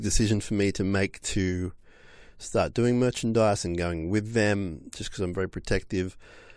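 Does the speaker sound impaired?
No.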